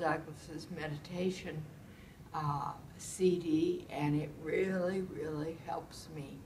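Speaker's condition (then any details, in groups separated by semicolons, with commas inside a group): Primary progressive multiple sclerosis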